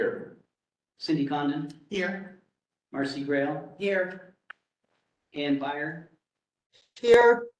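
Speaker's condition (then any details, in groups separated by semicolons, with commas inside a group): No condition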